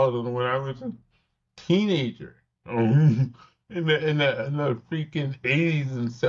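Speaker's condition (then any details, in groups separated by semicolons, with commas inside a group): Cerebral palsy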